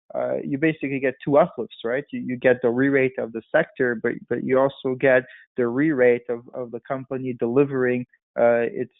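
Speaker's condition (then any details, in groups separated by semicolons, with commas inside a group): No condition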